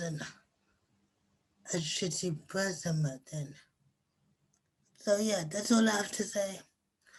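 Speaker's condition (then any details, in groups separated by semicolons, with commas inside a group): Cerebral palsy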